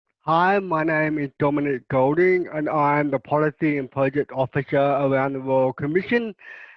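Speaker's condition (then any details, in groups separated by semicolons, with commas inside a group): Cerebral palsy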